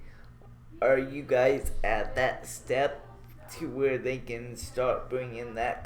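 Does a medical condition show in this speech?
Yes: cerebral palsy.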